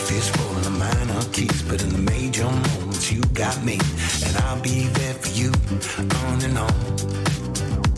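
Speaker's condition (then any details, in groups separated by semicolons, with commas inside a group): No condition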